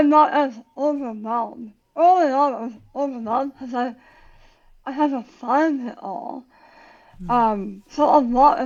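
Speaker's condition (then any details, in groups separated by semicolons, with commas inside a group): Tongue cancer surgery; most of tongue removed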